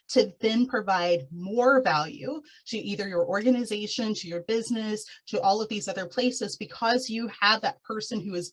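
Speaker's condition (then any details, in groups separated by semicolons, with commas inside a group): No condition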